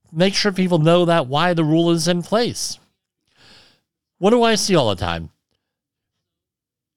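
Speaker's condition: Cleft lip and palate

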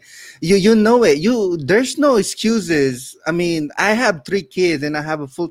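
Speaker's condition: No condition

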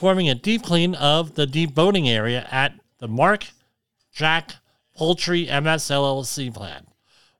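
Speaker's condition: Cleft lip and palate; tinnitus attributed to the cleft; has tinnitus

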